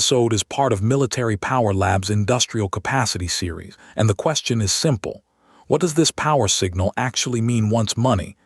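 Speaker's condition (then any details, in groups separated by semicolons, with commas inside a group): No condition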